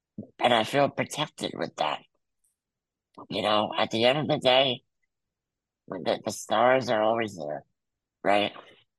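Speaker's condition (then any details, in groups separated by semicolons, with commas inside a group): Muscular dystrophy; congenital, wheelchair user, back surgery at 14 followed by near-fatal pneumonia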